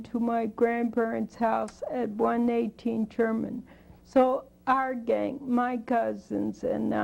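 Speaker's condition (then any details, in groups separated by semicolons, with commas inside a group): Spinocerebellar degeneration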